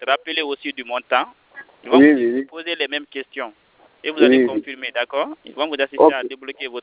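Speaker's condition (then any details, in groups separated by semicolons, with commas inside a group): No condition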